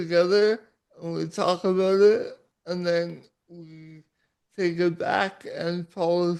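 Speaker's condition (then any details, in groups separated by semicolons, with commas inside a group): Cerebral palsy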